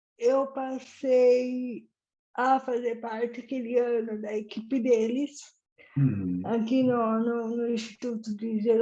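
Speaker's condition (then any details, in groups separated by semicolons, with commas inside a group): Cerebral palsy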